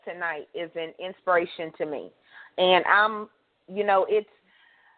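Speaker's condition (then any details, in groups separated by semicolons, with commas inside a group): No condition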